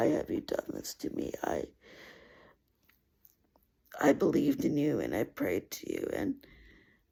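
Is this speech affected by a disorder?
Yes: cerebral palsy.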